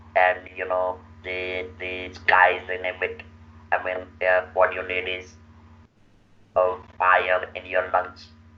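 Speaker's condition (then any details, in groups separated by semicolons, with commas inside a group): Laryngectomy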